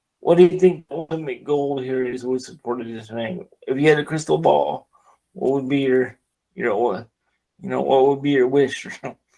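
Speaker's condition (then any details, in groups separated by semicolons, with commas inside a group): Cerebral palsy, severe; wheelchair user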